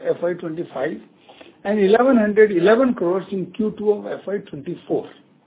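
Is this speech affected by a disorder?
No.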